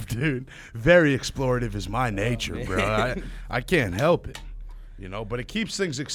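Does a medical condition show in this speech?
No.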